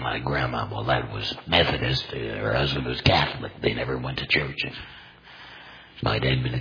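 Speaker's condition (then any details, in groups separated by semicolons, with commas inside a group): Total laryngectomy; complete laryngectomy for larynx cancer, voice prosthesis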